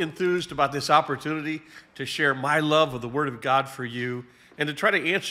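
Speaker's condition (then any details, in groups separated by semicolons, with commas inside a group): No condition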